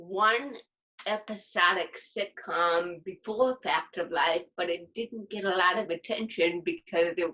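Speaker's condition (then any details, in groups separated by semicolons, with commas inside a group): Cerebral palsy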